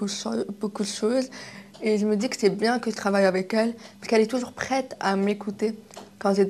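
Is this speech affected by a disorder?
Yes: deafness, acquired deafness, kidney-disease related; kidney disease from age 1.5 damaged ears, progressive loss, hearing aids, left ear deaf at 20; cochlear implant as cochlear nerve died, hears interviewer, lip reading in groups.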